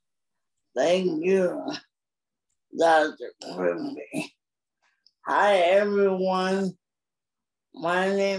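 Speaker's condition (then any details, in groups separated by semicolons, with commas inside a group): Cerebral palsy; cerebral palsy from birth, uses motorized wheelchair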